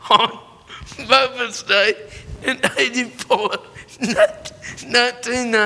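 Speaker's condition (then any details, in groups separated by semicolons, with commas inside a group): Cerebral palsy; born premature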